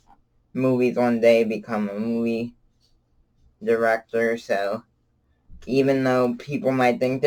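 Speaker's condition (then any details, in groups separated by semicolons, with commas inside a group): Cerebral palsy; from birth, wheelchair user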